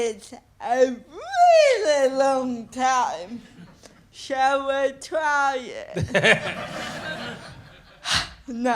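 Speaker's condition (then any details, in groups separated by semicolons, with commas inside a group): Cerebral palsy; birth oxygen deprivation; listeners need a couple minutes to tune in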